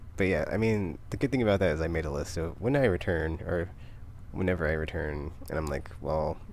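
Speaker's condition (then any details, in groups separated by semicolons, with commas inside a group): No condition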